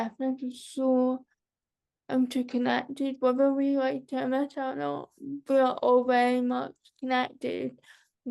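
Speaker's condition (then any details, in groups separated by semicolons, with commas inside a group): Cerebral palsy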